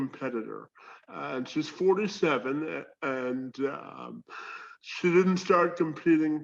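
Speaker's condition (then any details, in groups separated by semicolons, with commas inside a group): Spastic quadriplegic cerebral palsy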